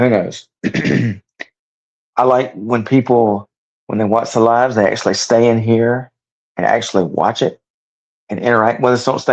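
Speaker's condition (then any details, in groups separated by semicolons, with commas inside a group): No condition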